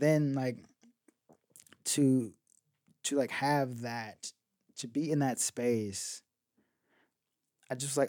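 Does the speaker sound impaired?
Yes: stuttering; stutter since early childhood, yearly speech therapy from kindergarten, went away, returned in adulthood; adult speech therapy about four or five years ago, real-time coping systems; anxiety from triggering environment remanifested in larynx; here blocks.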